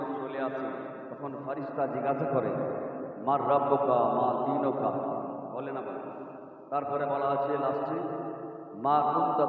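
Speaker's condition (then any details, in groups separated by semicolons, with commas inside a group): No condition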